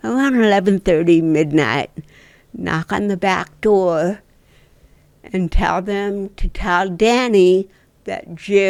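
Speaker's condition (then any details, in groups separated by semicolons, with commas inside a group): Cerebral palsy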